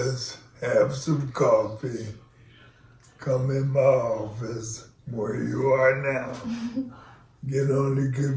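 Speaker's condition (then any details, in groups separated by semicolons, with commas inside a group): ALS; onset left foot drop, then left leg weakness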